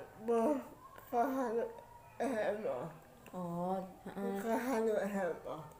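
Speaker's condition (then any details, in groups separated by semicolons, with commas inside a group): Athetoid cerebral palsy; athetoid, difficulty controlling body movements; severe form; poorly controlled speech, repetitive, hard to follow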